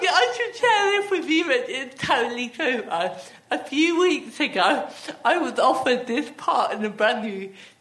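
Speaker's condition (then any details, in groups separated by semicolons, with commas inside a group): Athetoid cerebral palsy; with myotonia and ataxia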